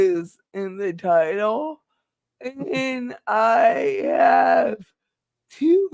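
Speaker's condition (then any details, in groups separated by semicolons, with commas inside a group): Cerebral palsy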